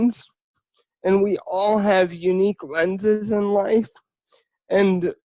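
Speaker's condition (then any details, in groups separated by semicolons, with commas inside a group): Spastic cerebral palsy; spastic form, quadriplegia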